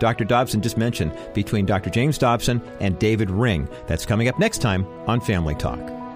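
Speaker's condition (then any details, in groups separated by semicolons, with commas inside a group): No condition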